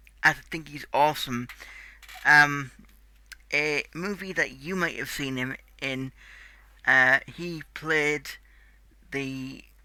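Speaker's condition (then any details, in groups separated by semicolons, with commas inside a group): Cerebral palsy; tight muscles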